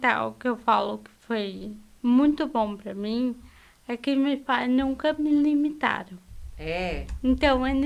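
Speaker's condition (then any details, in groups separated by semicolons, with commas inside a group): Cerebral palsy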